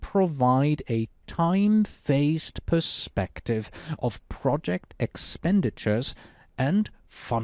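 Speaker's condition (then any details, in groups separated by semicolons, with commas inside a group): No condition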